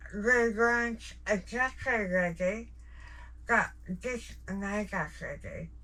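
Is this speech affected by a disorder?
Yes: jaw cancer surgery; tracheostomy.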